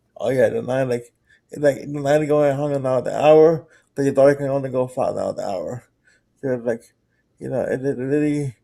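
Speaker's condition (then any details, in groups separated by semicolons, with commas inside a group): Cerebral palsy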